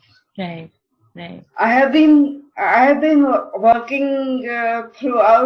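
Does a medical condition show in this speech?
Yes: cerebral palsy; mild speech problem.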